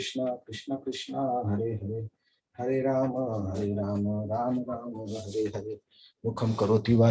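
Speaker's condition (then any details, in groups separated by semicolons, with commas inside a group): No condition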